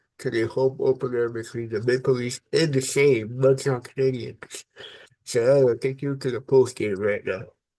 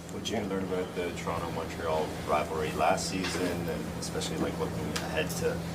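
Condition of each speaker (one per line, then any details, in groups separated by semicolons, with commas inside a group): Cerebral palsy; from birth, affects brain and body muscles
No condition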